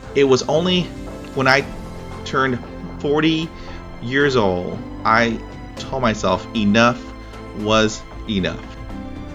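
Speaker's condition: Stutter; stuttering from first grade through 12th grade, college and graduate school, over 35 years; audible part-word repetitions while speaking; could not say own name when young; blocks

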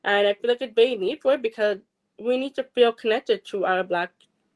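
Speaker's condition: Deafness, acquired at age four; speaks verbally with own voice

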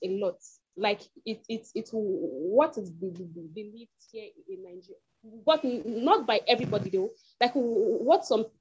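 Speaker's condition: Stutter; developmental stutter since age two, all six siblings stutter, great-grand-uncle stuttered severely, parents fluent; breaks when speaking, stammers in all settings, school, friends, church; repeated sounds, blocks

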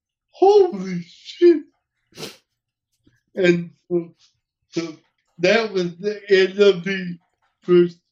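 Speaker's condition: Cerebral palsy; uses wheelchair, hearing intact

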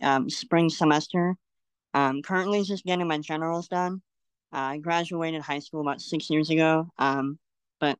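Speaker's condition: Cleft lip and palate; congenital

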